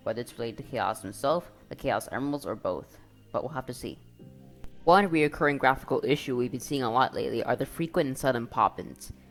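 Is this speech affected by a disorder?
No.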